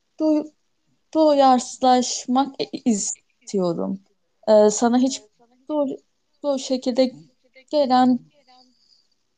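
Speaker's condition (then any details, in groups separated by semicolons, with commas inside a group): Stuttering; partly desensitized to it; stutters normally, much more at work and when anxious, very little when alone and relaxed; repeated sounds, prolonged sounds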